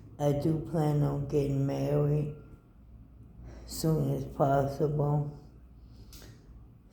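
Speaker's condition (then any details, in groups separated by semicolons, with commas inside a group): ALS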